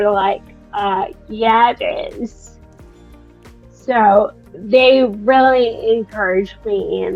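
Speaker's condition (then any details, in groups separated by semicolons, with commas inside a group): Friedreich's ataxia; speech affected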